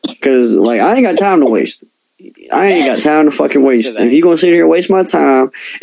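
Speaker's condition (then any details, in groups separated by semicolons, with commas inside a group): Cleft lip and palate; present from birth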